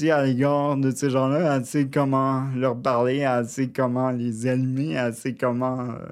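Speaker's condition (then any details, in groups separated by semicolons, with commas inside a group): Cerebral palsy, near quadriplegia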